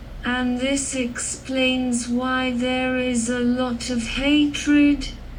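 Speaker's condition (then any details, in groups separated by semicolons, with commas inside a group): Cerebral palsy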